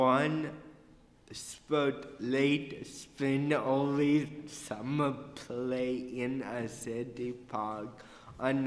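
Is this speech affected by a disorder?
Yes: cerebral palsy.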